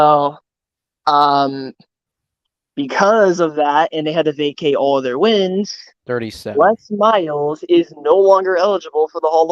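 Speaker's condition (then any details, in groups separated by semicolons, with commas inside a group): No condition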